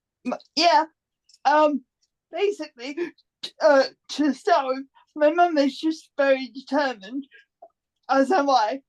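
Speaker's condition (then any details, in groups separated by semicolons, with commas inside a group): Cerebral palsy; complex form, present from birth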